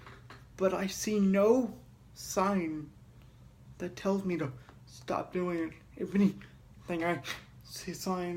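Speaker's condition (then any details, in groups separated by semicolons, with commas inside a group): Cerebral palsy; heavily altered breathing patterns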